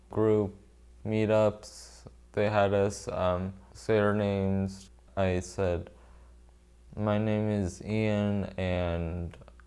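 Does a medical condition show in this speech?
Yes: brain injury; traumatic; memory, speech, balance, fatigue affected daily, ten years since injury; very hard to talk, relearned speech, uses stop-and-breathe strategy.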